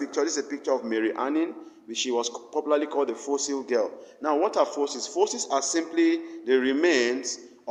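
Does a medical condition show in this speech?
No.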